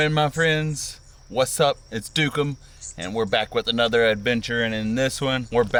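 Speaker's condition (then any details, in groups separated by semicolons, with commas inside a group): No condition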